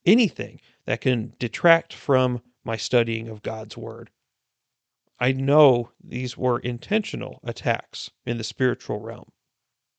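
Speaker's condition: No condition

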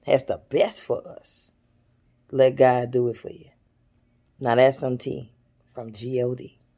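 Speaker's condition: No condition

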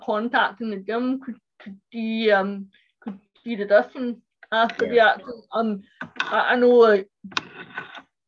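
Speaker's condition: Cerebral palsy; speech impairment

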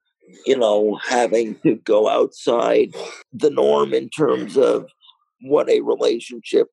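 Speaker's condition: Cerebral palsy, mild

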